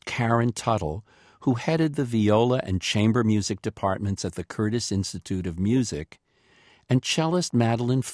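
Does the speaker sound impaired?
No.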